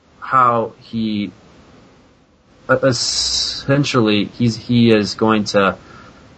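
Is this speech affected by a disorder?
Yes: stuttering; past fluency-shaping therapy; modeled on Thomas Alexander's 1968 recording, varying habitual pattern; noticeable, trying more prolongation, which feels better; here prolonged sounds, blocks.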